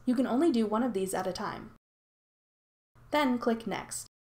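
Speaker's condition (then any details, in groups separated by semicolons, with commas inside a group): No condition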